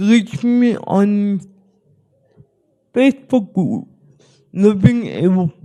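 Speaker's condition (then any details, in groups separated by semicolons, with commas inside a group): Spastic cerebral palsy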